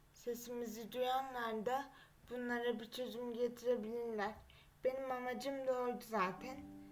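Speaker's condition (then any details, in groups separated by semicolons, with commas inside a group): Cerebral palsy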